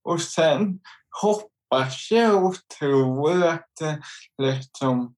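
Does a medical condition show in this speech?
Yes: cerebral palsy; motor skills and balance affected.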